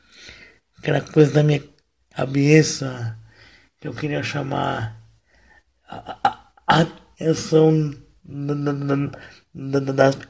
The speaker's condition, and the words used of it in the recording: Cerebral palsy. Que talvez seja um incômodo para você ouvir a minha voz assim.